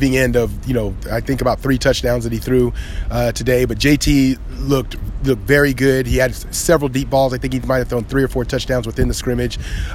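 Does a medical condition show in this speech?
No.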